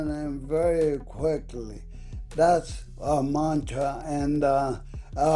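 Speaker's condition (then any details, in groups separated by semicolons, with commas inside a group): ALS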